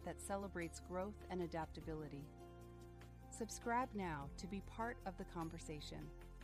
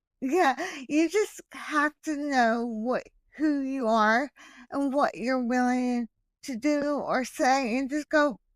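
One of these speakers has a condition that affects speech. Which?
The second: hemiplegic cerebral palsy; hemiplegic, one side affected, birth asphyxia and stroke.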